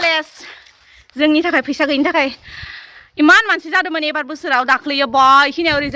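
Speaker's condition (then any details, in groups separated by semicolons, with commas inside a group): No condition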